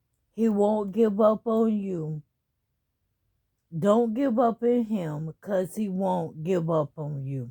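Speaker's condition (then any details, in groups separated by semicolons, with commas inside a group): ALS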